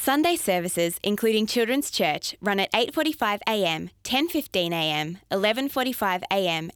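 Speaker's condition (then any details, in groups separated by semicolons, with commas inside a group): No condition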